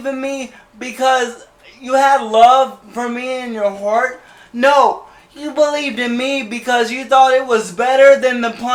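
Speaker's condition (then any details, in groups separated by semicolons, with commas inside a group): Cerebral palsy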